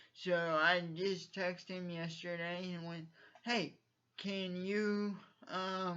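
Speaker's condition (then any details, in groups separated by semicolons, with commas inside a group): Cerebral palsy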